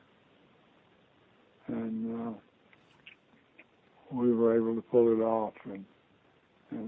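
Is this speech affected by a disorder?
Yes: Parkinson's disease.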